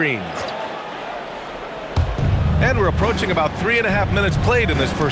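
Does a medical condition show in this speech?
No.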